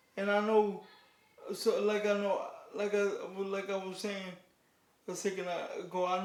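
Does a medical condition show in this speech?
Yes: cerebral palsy; declined offered surgery.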